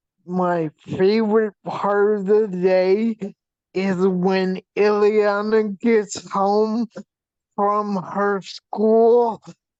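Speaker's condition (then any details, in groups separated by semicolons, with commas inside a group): Vp shunt failure, brain pressure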